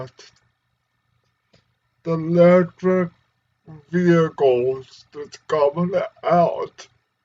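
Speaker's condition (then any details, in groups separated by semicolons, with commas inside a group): Cerebral palsy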